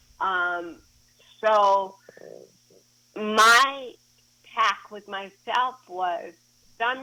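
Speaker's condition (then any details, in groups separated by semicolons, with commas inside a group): Cerebral palsy; since birth, cervical spine surgery C1-C7, lower back spine surgery; can stand, part-time wheelchair, physical and occupational therapy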